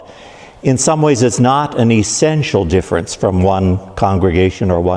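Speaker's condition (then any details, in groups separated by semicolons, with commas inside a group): No condition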